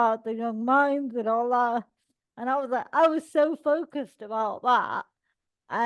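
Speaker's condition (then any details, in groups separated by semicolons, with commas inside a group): Cerebral palsy; all four limbs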